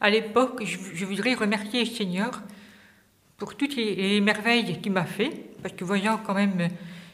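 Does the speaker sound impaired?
Yes: hearing impairment from birth, congenital; no speech until age ten, lacked hearing equipment early, specialised school; weekly therapy with Jackie nearly four years, resumed after years without, monthly practice with Edith, audioprothésiste; able to sing and hear liturgy, speech regained through two years' therapy with Jackie.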